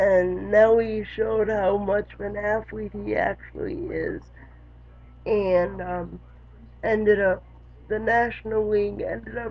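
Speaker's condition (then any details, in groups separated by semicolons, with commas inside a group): Cerebral palsy; lifelong, wheelchair user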